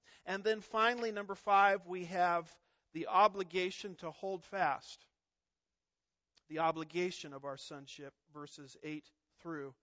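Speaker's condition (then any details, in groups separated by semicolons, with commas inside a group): No condition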